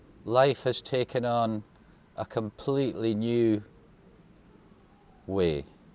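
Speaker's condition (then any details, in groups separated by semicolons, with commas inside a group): No condition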